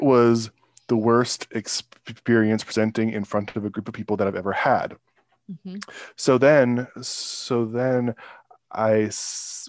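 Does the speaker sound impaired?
Yes: stuttering; stuttering since childhood, severe in middle and high school, could not get words out, several intensive camps when younger; still stutters, communicating virtually more challenging, more anxiety; word and part-word repetitions, blocks on own name; here prolonged sounds.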